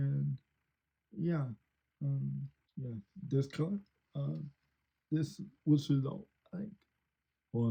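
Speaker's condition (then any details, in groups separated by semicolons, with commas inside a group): Cerebral palsy; since birth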